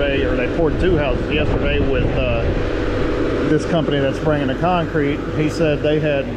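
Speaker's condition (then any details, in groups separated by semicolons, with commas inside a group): No condition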